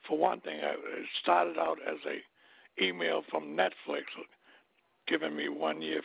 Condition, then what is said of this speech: Stroke. I have a hard time talking.